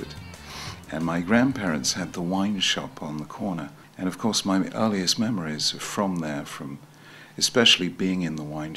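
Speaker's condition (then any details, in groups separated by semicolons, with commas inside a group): No condition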